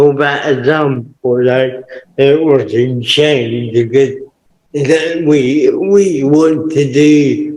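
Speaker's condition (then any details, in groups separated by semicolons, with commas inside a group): Cerebral palsy; permanent wheelchair user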